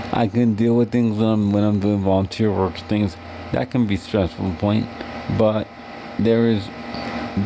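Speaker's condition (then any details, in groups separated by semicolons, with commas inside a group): Cerebral palsy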